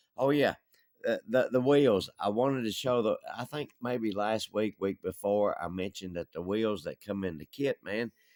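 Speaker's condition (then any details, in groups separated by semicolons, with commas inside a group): No condition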